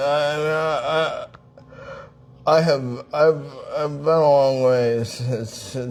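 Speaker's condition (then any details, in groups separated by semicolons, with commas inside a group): Traumatic brain injury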